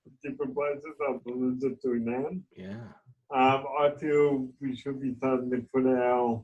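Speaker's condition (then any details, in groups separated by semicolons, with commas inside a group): Cerebral palsy; present from birth, affects arms and legs, wheelchair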